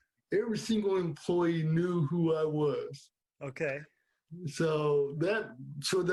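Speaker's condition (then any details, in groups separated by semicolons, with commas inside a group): Cerebral palsy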